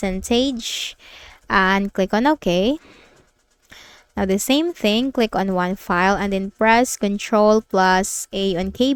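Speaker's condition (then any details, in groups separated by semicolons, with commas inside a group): No condition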